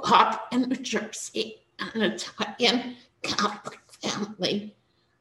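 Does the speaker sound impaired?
Yes: spasmodic dysphonia; neurological, vocal cords function only in spasms; trouble speaking during talk; unable to speak normally, voice produced in spasms.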